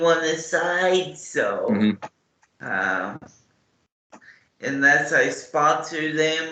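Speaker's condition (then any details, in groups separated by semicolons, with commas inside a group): Cerebral palsy; morning medication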